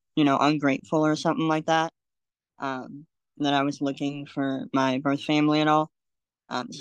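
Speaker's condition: Cleft lip and palate; congenital, frequent illness and hospital stays in first year

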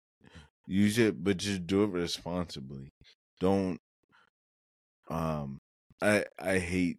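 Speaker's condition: Cerebral palsy; muscles needing relaxation

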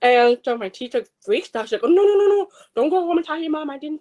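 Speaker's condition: Deafness, acquired at age four; caused by daycare center negligence; speaks verbally with own voice

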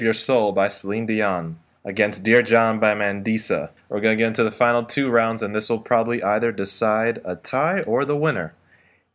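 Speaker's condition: No condition

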